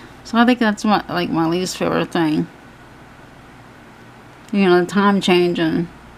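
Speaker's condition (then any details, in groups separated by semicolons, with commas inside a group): Cerebral palsy; hands affected, shaking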